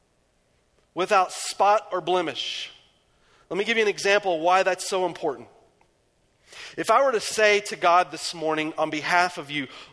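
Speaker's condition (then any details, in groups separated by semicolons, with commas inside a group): No condition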